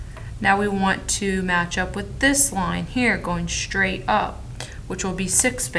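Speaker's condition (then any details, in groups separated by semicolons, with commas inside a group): No condition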